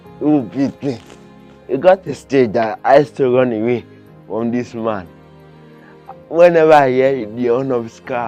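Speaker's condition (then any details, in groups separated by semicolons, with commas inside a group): Cerebral palsy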